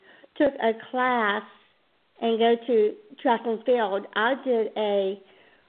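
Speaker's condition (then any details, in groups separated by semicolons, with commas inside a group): Down syndrome; chromosome disorder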